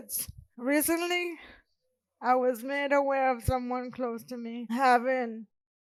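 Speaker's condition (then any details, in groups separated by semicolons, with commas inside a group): Cerebral palsy; present from birth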